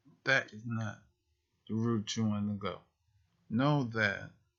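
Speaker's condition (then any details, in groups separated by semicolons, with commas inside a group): Multiple sclerosis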